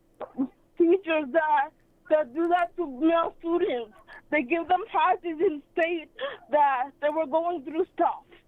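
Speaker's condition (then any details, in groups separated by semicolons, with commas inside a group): Cerebral palsy; sometimes hard to talk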